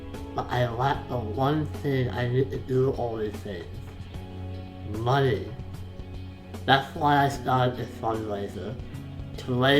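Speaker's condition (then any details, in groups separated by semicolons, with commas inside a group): Facial palsy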